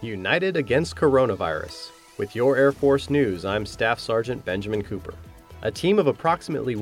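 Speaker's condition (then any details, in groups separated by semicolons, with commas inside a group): No condition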